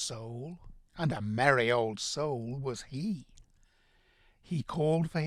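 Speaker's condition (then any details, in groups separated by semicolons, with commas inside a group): No condition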